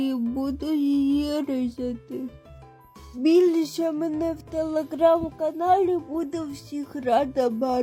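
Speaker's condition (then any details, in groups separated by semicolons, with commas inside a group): Cerebral palsy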